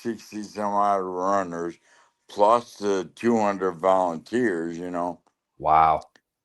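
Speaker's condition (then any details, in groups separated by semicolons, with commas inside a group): Lou Gehrig's disease (ALS)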